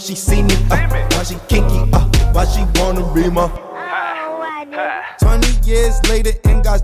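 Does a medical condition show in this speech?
No.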